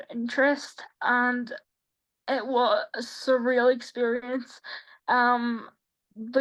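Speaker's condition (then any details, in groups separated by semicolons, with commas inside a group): Quadriplegic cerebral palsy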